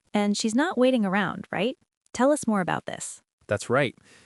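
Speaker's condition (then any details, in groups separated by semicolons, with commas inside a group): No condition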